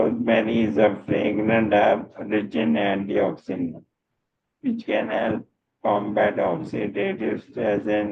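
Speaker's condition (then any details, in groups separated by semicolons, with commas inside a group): Motor neurone disease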